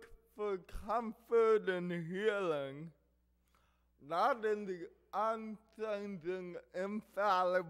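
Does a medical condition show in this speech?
Yes: cerebral palsy; affects hearing and speech.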